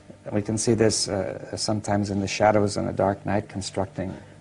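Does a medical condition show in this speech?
No.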